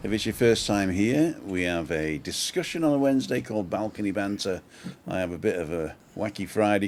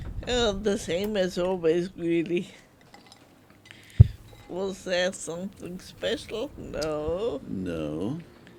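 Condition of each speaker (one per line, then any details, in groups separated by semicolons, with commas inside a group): No condition
Multiple sclerosis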